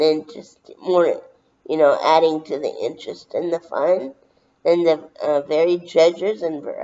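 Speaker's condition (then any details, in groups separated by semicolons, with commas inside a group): Brain injury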